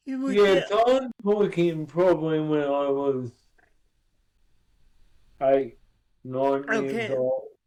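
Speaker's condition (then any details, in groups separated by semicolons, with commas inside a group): Cerebral palsy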